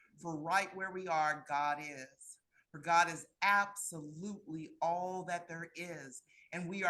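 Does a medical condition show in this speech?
No.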